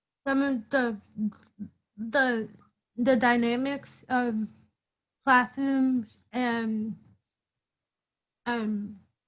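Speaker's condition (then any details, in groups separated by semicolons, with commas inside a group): Cerebral palsy; from birth, congenital deafness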